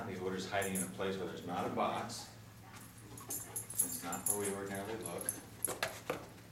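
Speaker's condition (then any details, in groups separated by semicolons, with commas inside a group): No condition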